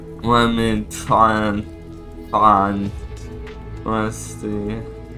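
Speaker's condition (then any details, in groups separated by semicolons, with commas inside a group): Cerebral palsy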